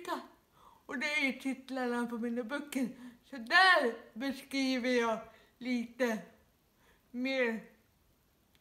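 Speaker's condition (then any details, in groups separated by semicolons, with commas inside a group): Dyskinetic cerebral palsy; dyskinetic form, severe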